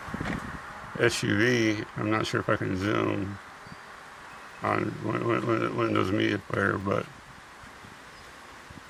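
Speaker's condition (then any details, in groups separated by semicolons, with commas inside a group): Multiple system atrophy; central hypoventilation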